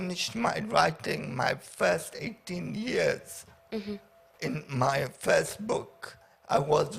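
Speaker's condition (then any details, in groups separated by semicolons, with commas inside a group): Paraplegia with essential tremor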